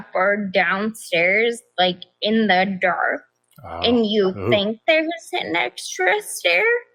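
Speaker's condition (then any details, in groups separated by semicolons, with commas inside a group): Progressive ataxia; balance problems, nerve pain; affects speech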